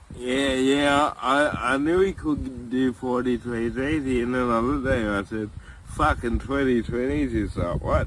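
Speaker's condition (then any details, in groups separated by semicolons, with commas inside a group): Cerebral palsy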